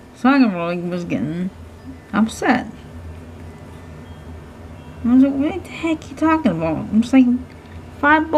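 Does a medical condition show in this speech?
Yes: cerebral palsy; hands affected, shaking.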